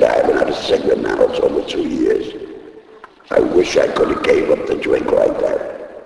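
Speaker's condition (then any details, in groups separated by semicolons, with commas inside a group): Laryngectomy; device placed in throat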